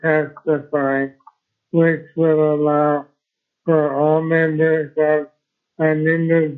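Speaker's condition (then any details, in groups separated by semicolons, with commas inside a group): ALS; progressive degenerative motor neuron disease, no known cure; Mayo Clinic Rochester ALS clinic, speech, respiration, physical rehabilitation, diet specialists, visits every 3 months; expected loss of speech, swallowing, arm and leg movement within a few short years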